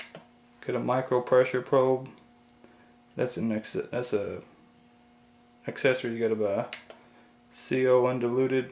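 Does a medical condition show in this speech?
No.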